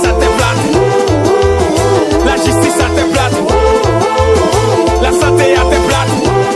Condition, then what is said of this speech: No condition.